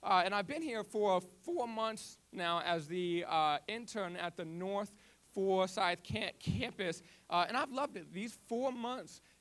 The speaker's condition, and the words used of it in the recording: Stuttering. How much more confident could I be to preach your word if I didn't have this speech impediment?